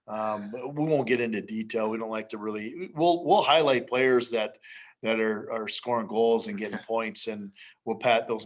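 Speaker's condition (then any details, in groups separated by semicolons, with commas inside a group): No condition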